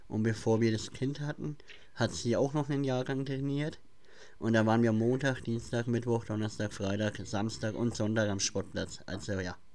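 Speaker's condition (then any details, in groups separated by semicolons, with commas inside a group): Cleft palate; speech impediment, mimicked in school when reading aloud, listeners say speech hard to understand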